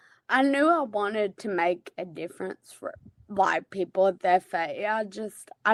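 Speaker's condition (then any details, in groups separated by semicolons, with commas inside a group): Friedreich's ataxia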